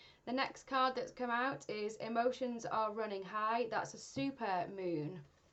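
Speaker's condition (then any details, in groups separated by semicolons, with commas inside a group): No condition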